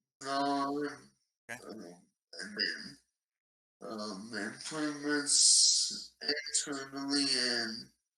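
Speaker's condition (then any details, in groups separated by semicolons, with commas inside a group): ALS; very aggressive fast-progressing form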